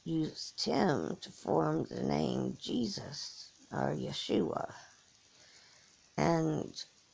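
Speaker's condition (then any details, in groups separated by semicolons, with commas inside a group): Cerebral palsy; from birth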